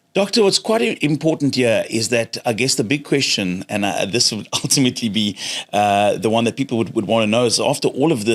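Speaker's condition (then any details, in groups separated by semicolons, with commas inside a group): No condition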